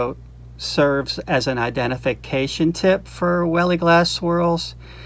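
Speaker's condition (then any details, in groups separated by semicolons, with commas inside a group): No condition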